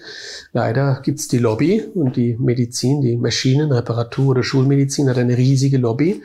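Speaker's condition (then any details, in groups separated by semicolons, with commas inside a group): No condition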